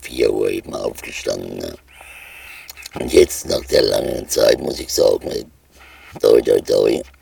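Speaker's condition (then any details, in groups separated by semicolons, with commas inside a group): Total laryngectomy, voice prosthesis (shunt valve) speech; speaks via shunt valve, standard cannula failed to seal stoma, rehab speech therapy, swallowing fairly good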